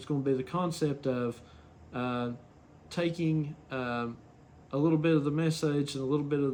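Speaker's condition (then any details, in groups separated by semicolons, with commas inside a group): No condition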